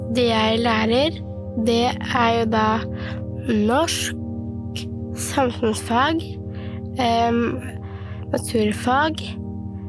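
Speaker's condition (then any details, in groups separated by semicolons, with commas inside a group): Down syndrome; chromosomal cause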